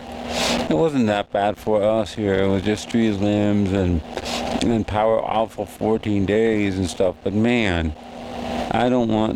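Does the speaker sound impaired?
Yes: cerebral palsy.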